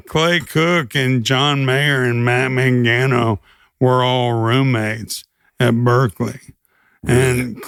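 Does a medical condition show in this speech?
Yes: ALS.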